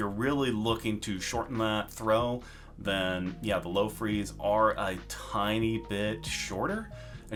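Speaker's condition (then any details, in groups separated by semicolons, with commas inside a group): No condition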